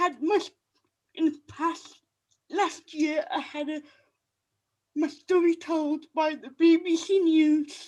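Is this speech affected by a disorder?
Yes: cerebral palsy; very poor handwriting, uses typewriter; could not speak some things.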